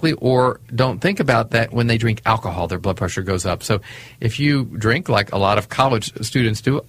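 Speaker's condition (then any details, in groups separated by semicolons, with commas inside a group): No condition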